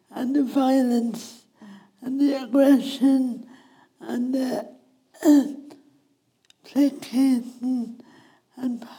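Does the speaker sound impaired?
Yes: speech impediment; wheelchair user.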